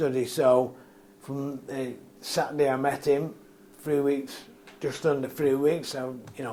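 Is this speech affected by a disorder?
Yes: motor neurone disease; mainly affects voice and throat muscles.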